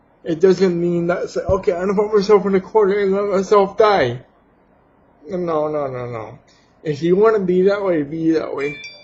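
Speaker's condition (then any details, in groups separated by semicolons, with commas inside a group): Cerebral palsy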